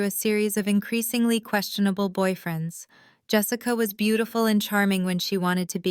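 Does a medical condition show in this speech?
No.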